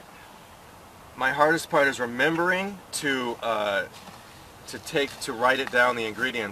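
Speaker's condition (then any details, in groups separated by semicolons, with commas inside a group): No condition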